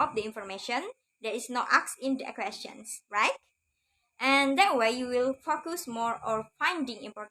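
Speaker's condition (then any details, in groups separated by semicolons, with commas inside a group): No condition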